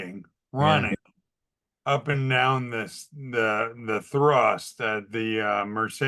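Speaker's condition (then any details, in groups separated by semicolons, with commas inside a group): ALS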